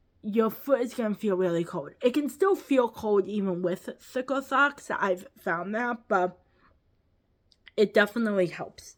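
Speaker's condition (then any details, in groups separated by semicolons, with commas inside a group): Cerebral palsy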